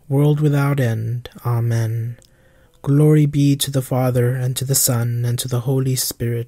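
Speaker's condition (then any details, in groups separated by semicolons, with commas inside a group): No condition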